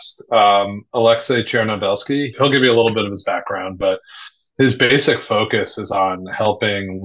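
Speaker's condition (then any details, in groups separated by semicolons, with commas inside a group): No condition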